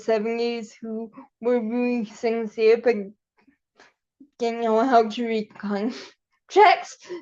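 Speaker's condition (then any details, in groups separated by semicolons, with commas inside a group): Cerebral palsy; quadriplegic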